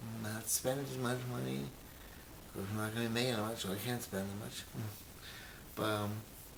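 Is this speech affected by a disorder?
Yes: brain injury; memory greatly affected.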